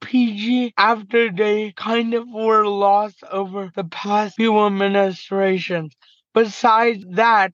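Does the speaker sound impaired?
Yes: cerebral palsy, mild.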